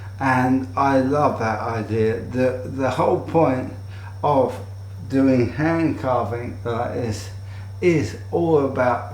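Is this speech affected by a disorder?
Yes: ALS; voice may sound peculiar.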